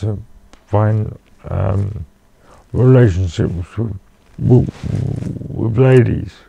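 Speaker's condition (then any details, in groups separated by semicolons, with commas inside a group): Cerebral palsy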